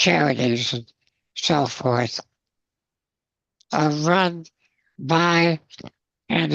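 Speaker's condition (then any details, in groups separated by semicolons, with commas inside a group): Spinal muscular atrophy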